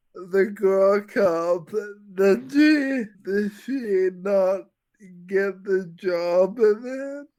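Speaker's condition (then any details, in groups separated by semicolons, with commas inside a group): Friedreich's ataxia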